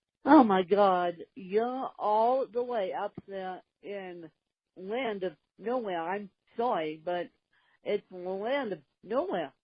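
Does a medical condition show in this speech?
Yes: cerebral palsy, mixed, moderate.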